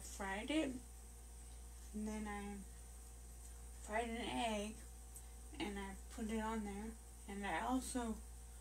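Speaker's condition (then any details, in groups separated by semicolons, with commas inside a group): Brain injury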